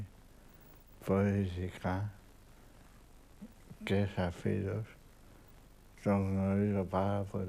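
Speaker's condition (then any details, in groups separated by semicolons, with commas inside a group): Parkinson's disease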